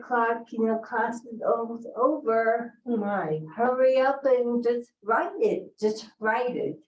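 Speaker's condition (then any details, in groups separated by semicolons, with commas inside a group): Cerebral palsy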